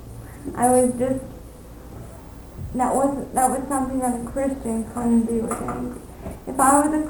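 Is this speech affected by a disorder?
Yes: cerebral palsy; premature birth, cranium damaged during delivery, maternal Asian flu, diagnosed at 1.5 years, many surgeries; non-progressive, plateau in abilities, walks without wheelchair, no formal physical therapy; speaks fluently with few pauses.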